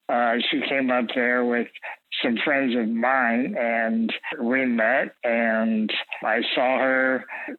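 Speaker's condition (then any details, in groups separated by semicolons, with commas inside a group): Spinal muscular atrophy type 2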